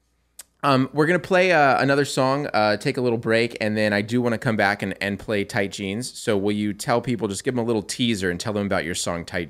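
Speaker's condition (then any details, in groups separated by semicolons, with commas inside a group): No condition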